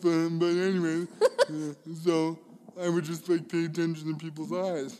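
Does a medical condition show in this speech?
Yes: cerebral palsy; poor typing ability.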